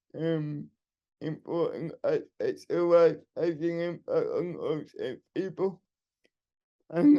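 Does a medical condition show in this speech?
Yes: cerebral palsy; wheelchair user.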